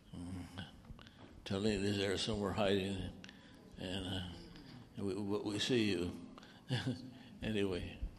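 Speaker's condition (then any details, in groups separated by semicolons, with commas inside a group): Parkinson's; over 14 years since onset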